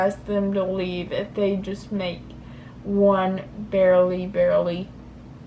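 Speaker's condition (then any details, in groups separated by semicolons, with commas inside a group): Cerebral palsy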